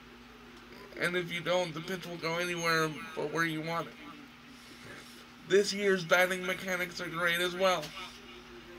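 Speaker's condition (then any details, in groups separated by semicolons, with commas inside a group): Cerebral palsy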